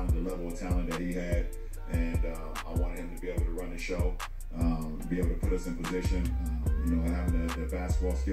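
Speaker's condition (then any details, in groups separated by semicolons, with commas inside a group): No condition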